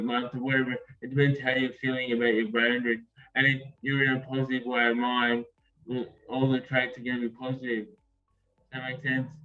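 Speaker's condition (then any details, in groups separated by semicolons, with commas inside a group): Acquired brain injury; acquired, not hereditary; over nine years since injury, ongoing physical therapy; speech gradually improving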